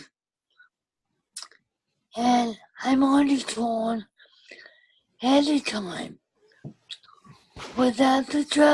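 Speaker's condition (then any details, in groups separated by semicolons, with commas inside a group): Cerebral palsy with ataxia; ataxia, tracheostomy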